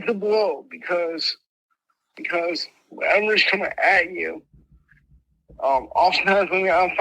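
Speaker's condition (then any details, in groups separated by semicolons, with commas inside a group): Mild cerebral palsy; affects left arm and leg, limp; speech impediment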